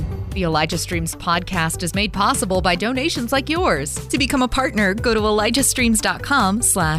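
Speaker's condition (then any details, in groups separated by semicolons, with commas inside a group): No condition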